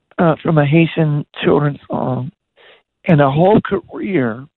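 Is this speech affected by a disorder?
Yes: voice disorder; 1995 voice dropped out, couldn't sing or talk, later lost range, control and power, raspy, broken.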